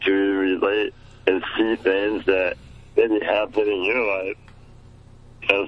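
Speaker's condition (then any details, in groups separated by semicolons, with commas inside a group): Muscular dystrophy; childhood onset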